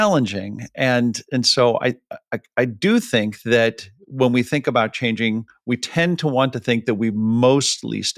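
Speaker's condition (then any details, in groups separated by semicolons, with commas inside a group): No condition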